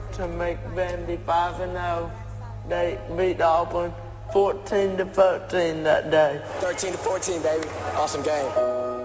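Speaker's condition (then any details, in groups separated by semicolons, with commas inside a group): Cerebral palsy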